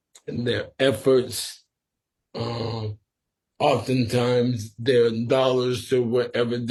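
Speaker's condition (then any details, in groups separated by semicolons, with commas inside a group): Sporadic ALS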